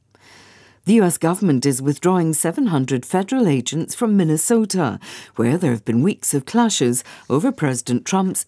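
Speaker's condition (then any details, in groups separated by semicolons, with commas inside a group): No condition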